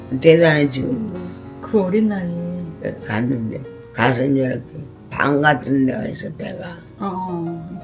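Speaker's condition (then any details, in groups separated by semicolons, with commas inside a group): Parkinson's disease; also dementia, over eighty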